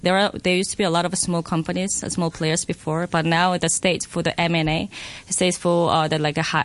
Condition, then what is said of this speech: None; typical speech.